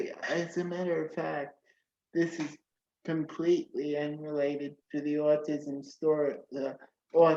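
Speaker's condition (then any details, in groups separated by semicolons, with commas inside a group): Cerebral palsy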